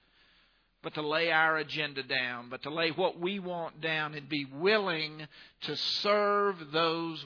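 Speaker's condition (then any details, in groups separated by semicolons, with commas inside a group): No condition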